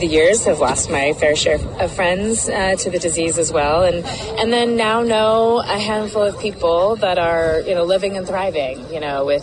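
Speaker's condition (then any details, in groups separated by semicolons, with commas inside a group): No condition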